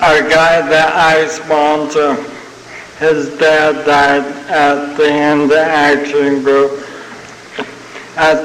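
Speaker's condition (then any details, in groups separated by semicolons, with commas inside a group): ALS (Lou Gehrig's disease); no medication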